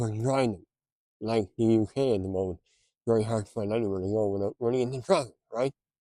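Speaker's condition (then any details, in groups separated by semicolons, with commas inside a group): Mouth cancer surgery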